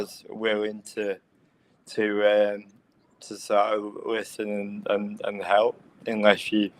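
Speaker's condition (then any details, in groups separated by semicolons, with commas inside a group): Cerebral palsy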